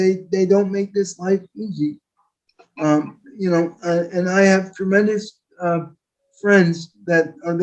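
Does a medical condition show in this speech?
Yes: quadriplegic cerebral palsy.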